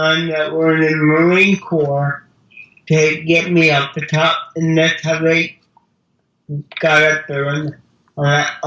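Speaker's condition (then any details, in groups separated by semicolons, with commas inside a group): Cerebral palsy; mild speech impediment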